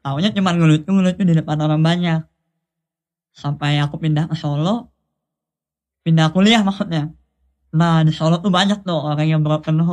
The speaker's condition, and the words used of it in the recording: Cleft palate. Maksudnya kan aku punya kekurangan sumbing ya. Kekurangannya di suara tapi ditaruhnya di customer.